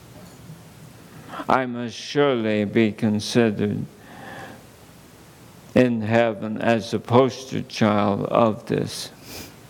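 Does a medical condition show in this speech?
Yes: ALS; seeing doctors for multiple organic issues.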